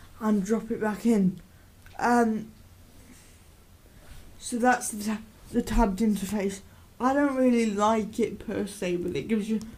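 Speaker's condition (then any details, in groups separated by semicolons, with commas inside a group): Cerebral palsy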